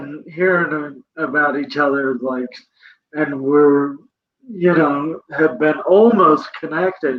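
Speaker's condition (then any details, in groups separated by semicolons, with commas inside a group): Cerebral palsy; present from birth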